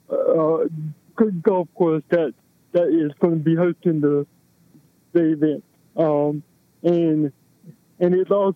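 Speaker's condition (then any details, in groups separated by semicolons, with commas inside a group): Cerebral palsy; balance and posture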